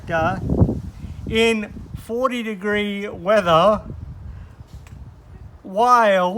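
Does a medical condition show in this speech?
Yes: cerebral palsy.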